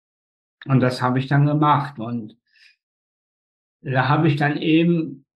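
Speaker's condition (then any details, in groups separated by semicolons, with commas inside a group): Spastic tetraparesis; all four limbs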